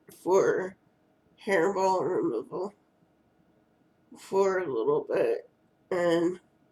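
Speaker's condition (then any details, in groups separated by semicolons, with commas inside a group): Cerebral palsy; first word not said quite right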